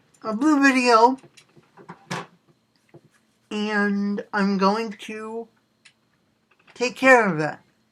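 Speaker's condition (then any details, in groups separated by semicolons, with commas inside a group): Cerebral palsy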